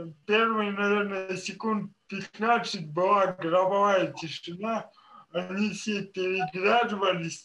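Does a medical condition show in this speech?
Yes: cerebral palsy.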